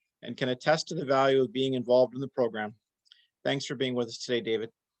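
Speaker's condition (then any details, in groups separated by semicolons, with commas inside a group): No condition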